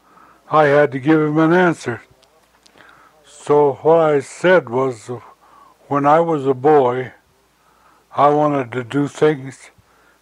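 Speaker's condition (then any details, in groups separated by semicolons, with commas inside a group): Stroke; convalescing at home after aneurysm surgery, could not walk for a while, even with walker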